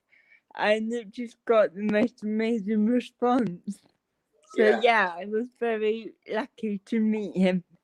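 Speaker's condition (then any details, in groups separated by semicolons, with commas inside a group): Cerebral palsy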